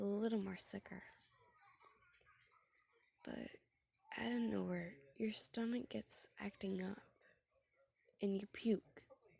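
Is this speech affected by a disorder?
No.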